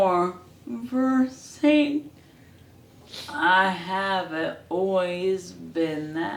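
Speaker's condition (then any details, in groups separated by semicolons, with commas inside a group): ALS; hand onset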